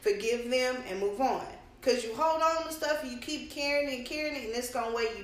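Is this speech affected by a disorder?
No.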